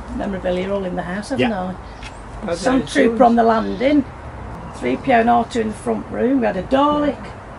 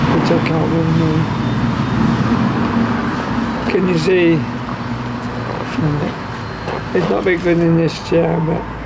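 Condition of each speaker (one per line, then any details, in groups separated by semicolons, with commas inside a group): No condition
Motor neurone disease; wheelchair, one working arm, night ventilation, rapid progression; breathless when talking, shallow breathing, night carbon dioxide build-up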